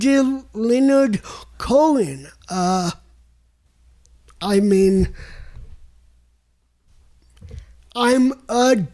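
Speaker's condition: Cerebral palsy; onset before three

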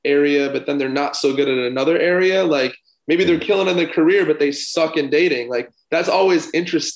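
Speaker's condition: No condition

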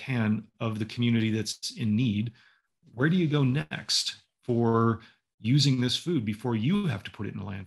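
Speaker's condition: No condition

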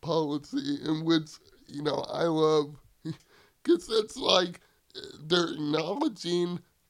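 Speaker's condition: Cerebral palsy; wheelchair user

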